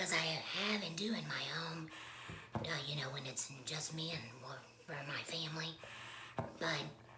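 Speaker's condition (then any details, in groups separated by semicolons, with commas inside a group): Laryngectomy, voice prosthesis; uses HME and stoma covers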